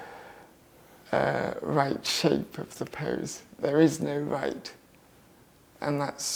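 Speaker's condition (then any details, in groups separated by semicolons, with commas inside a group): Cerebral palsy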